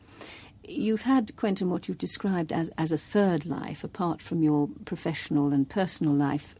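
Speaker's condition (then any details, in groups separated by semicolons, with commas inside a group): No condition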